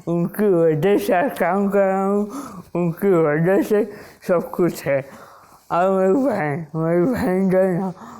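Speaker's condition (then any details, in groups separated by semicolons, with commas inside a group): Wilson's disease; onset at age 16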